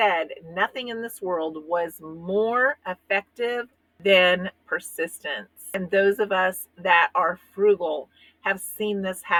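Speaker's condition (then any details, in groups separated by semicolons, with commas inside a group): No condition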